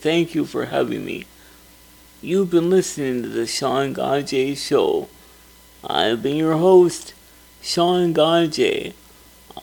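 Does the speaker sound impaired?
Yes: cerebral palsy; wheelchair user.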